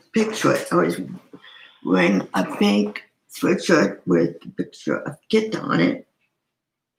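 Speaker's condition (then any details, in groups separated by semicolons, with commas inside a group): Cerebral palsy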